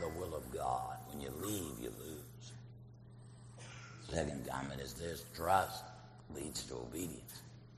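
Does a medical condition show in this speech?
Yes: laryngectomy; speaking and preaching through voice prosthesis.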